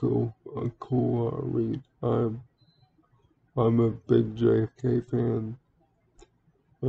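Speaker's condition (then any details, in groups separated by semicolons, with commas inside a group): Cerebral palsy; speaks relatively well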